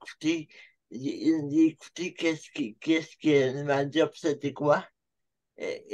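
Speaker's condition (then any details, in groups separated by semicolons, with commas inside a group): Cerebral palsy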